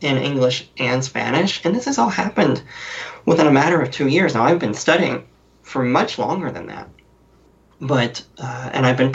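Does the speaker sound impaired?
Yes: cleft lip and palate; different, more nasal-sounding voice due to cleft, talks differently.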